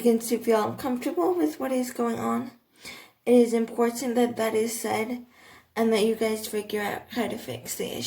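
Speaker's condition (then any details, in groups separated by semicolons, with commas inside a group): Cerebral palsy, athetoid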